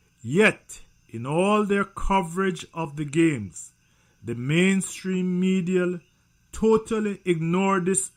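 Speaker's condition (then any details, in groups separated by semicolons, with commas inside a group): No condition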